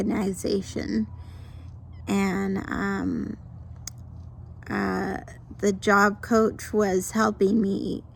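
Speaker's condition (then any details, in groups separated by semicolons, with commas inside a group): Mild cerebral palsy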